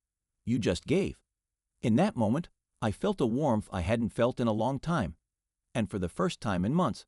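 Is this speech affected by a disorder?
No.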